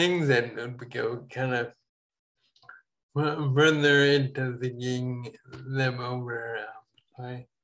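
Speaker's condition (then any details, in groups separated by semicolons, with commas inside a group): Ataxia; falls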